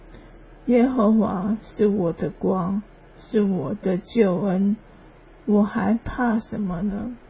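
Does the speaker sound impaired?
Yes: ALS; hand weakness, cannot write, type or grasp, arm muscle atrophy, cause unknown, year of immunoglobulin injections; slower speech, quieter voice.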